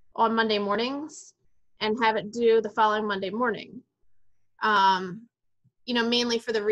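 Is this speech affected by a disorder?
No.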